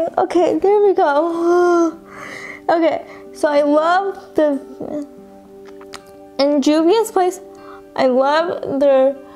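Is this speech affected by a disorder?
Yes: cerebral palsy, spastic quadriplegic.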